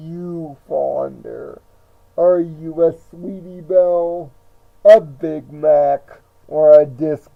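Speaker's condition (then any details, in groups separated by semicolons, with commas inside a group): Cerebral palsy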